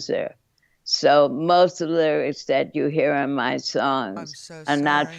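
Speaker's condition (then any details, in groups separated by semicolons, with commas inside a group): Parkinsonism from lyme disease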